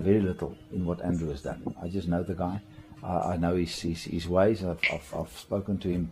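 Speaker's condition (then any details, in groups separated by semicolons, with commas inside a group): No condition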